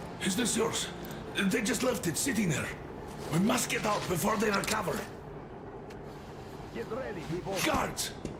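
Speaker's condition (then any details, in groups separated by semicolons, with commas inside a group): No condition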